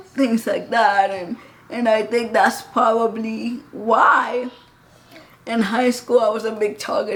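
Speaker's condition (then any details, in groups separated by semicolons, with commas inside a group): Cerebral palsy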